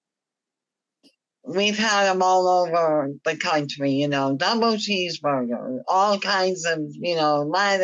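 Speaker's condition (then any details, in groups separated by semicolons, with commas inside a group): Myasthenia gravis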